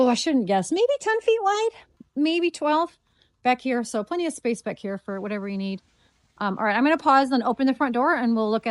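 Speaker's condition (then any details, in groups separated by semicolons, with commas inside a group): No condition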